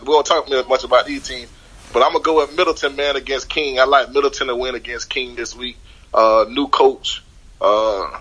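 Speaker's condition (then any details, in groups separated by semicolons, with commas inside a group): No condition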